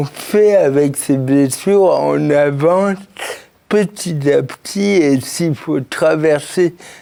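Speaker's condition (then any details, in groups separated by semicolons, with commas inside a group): Cerebral palsy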